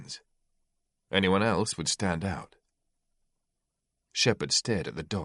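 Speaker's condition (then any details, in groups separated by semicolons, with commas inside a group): No condition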